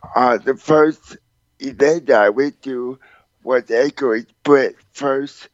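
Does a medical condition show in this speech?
Yes: cerebral palsy; spastic quadriplegic cerebral palsy since childhood, uses wheelchair, adapted wheelchair sports; races Ironman triathlon as team with brother, towed in boat, seated on bike.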